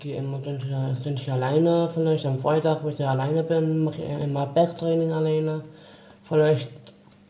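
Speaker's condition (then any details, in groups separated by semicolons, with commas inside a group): Down syndrome; trisomy 21, genetic, developmental delay, early movement therapy, Montessori therapist Lore Andelik; adult, about 22, trouble judging ground underfoot, fear of heights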